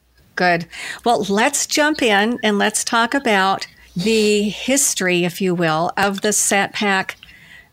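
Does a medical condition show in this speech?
No.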